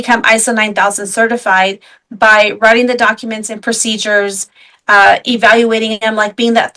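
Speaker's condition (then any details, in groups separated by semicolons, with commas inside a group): No condition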